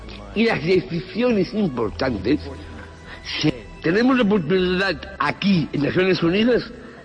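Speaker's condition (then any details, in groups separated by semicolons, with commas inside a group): Down syndrome; trisomy 21, three copies of chromosome 21, genetic, congenital, age 47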